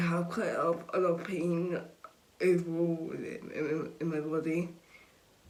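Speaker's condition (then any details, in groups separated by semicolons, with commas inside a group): Cerebral palsy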